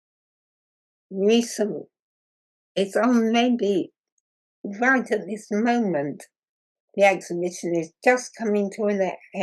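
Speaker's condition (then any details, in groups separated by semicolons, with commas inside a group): Muscular dystrophy; progressive muscle wasting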